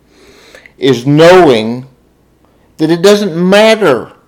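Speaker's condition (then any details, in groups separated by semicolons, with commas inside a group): Cerebral palsy, spastic diplegia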